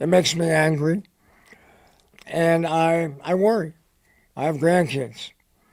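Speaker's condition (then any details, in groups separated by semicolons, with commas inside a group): Head and neck cancer; dry throat, dry mouth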